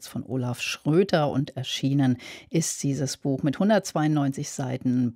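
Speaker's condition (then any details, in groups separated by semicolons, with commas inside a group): No condition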